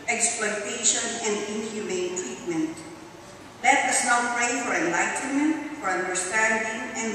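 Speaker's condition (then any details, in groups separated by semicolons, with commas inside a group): No condition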